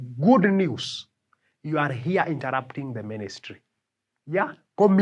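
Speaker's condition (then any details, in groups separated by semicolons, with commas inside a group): No condition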